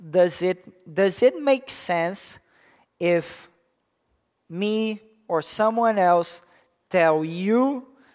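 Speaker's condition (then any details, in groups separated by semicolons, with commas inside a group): No condition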